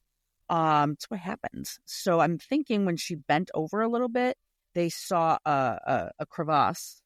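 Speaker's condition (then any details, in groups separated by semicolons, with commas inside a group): No condition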